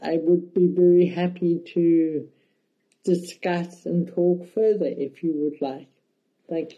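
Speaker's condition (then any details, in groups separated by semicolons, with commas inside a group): Cerebral palsy, mild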